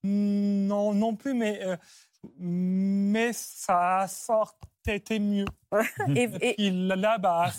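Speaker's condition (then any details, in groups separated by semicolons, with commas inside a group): Stuttering; onset at about age 4 after grandmother's throat cancer, fluent before, once misdiagnosed as Gilles de la Tourette; part-word and word repetitions, frequent euh fillers; repeated sounds, repeated words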